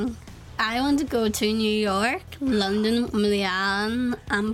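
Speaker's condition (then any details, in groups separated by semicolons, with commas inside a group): Down syndrome; congenital, born with Down syndrome; age 19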